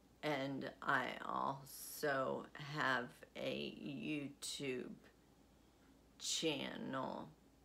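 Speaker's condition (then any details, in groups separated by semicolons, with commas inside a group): Essential tremor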